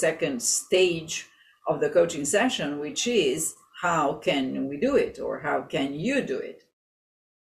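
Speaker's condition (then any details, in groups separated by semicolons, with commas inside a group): No condition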